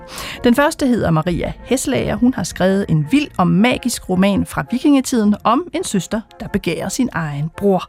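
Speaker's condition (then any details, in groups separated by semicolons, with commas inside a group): No condition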